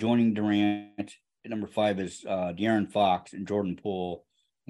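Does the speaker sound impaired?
No.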